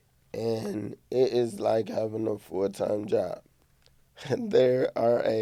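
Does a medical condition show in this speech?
Yes: cerebral palsy.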